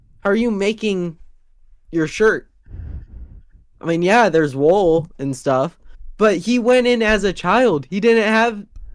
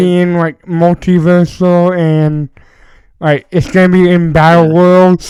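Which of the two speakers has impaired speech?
The second: cerebral palsy.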